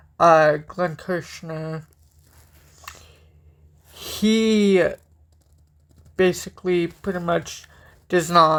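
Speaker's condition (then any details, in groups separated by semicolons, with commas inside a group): Cerebral palsy; from birth, walks with walker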